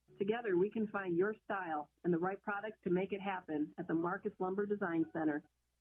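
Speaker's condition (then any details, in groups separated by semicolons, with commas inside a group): No condition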